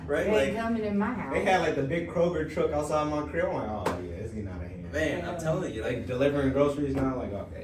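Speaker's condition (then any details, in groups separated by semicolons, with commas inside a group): No condition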